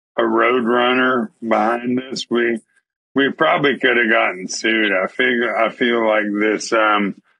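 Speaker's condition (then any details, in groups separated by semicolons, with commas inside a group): ALS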